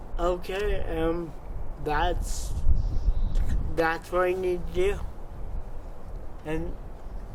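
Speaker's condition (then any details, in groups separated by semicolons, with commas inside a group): Cerebral palsy; from birth, wheelchair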